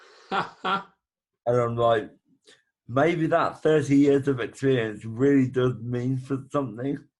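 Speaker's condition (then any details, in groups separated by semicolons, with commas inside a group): Brain bleed with facial paralysis; needed NG tube after bleed, jaw tightness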